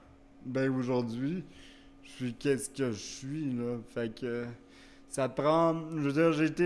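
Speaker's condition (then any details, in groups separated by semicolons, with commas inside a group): Cerebral palsy; wheelchair use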